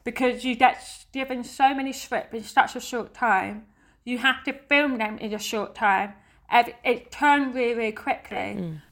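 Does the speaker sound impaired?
Yes: deafness; not the music.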